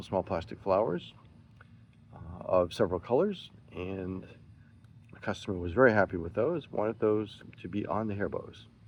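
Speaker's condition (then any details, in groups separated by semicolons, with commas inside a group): No condition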